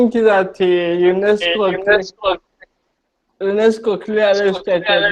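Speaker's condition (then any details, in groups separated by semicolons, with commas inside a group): Cerebral palsy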